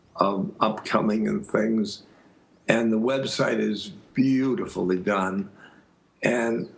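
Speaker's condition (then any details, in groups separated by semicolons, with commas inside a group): Aphasia; speech stops, and things like that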